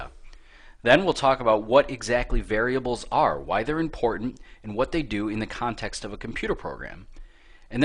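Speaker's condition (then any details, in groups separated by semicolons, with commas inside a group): No condition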